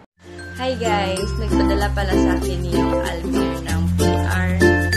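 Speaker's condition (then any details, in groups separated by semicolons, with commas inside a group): No condition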